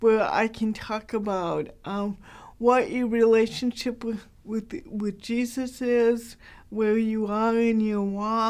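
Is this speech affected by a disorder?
Yes: cerebral palsy, mild; hard to understand.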